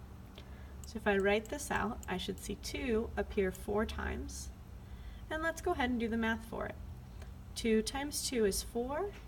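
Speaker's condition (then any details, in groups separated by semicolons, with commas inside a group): No condition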